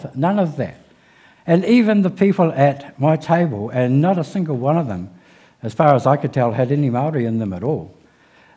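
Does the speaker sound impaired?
No.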